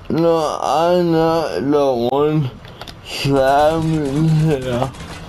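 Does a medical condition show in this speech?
Yes: cerebral palsy; atypical speech.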